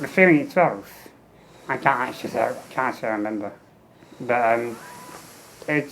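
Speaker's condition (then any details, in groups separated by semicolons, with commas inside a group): Muscular dystrophy; wheelchair user, tracheostomy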